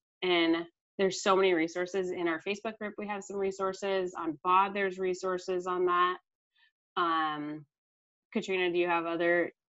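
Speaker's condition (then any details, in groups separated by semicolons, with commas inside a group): No condition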